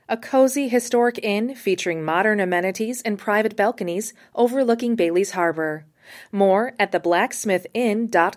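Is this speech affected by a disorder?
No.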